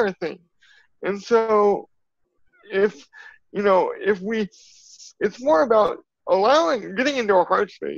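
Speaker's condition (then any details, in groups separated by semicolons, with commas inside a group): Cerebral palsy; from birth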